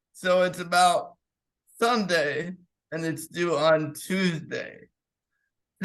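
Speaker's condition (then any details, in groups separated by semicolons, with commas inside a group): Cerebral palsy; clenched fist, unsteady walk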